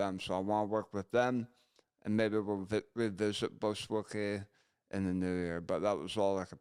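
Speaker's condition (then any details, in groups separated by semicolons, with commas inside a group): Gunshot injury to chin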